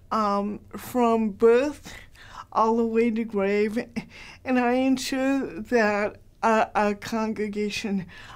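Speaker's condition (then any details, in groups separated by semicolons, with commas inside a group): Cerebral palsy, mild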